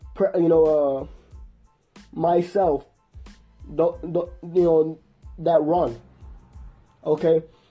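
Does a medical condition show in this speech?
Yes: stuttering; may stutter during podcast; here repeated sounds, blocks.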